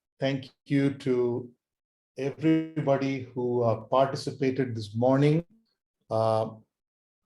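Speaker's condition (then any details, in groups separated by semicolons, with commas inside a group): No condition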